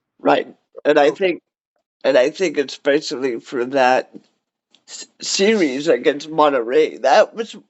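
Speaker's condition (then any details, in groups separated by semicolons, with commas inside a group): Cerebral palsy; cerebral palsy, wheelchair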